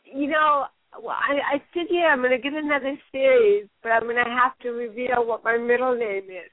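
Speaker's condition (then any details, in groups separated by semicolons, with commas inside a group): Cerebral palsy; since birth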